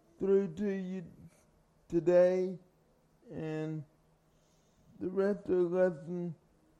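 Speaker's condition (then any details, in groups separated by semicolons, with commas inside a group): Cerebral palsy; from birth, carried everywhere by parents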